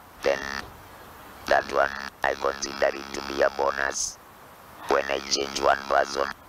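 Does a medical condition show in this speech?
Yes: laryngectomy for larynx cancer; cancer survivor.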